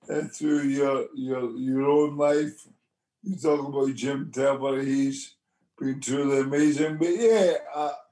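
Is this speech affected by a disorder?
Yes: motor neurone disease; onset with left hand weakness, speech therapists offered.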